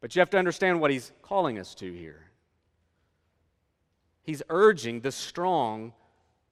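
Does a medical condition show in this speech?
No.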